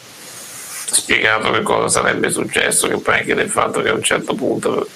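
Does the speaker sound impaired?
Yes: Duchenne muscular dystrophy; genetic Duchenne muscular dystrophy, diagnosed around age six and a half; ventilator enables speaking and more autonomous breathing.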